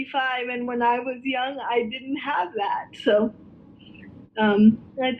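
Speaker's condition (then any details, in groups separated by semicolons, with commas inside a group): Cerebral palsy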